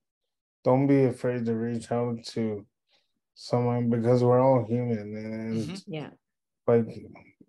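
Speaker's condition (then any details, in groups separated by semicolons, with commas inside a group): Cerebral palsy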